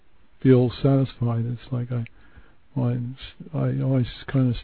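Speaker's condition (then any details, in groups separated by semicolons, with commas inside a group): Parkinson's; onset 2003 as minor arm tremor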